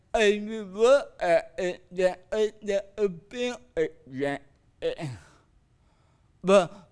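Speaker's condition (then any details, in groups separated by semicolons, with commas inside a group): Cerebral palsy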